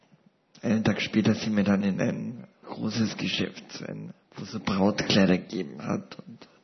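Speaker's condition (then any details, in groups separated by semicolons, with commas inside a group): Paralysis with ventilator dependence; paralysis since seventh month of life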